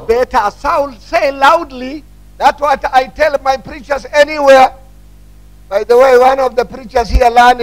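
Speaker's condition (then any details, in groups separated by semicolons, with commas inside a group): No condition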